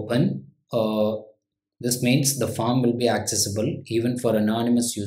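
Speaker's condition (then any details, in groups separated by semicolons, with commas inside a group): No condition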